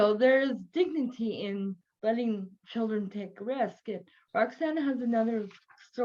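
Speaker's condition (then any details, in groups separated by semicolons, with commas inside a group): Cerebral palsy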